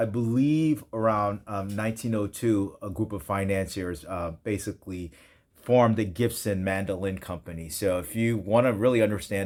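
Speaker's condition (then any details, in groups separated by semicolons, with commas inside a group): No condition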